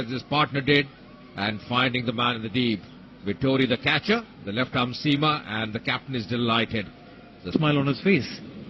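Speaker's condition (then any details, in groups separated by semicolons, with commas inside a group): No condition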